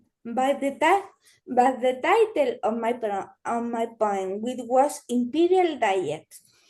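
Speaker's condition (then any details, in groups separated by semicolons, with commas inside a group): Cerebral palsy; limits current activity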